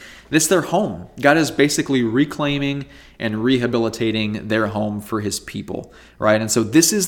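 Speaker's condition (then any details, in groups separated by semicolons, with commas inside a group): No condition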